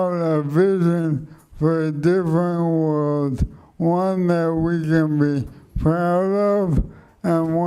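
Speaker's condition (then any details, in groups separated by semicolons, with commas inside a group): Motor neuron degeneration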